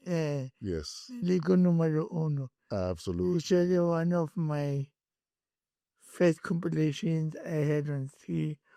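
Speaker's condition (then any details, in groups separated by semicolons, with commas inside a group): Cerebral palsy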